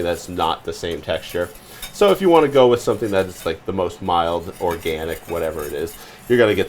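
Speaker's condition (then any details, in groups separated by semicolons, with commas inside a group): No condition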